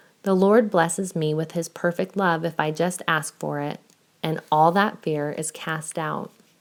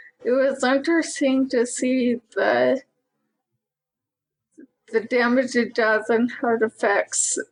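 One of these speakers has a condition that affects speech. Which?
The second: spinocerebellar ataxia 7, SCA7; affects balance and speech; diagnosed at age 13.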